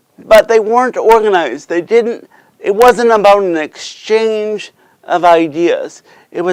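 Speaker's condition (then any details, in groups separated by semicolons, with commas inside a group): Cerebral palsy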